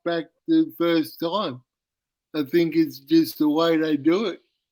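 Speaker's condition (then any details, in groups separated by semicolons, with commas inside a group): Cerebral palsy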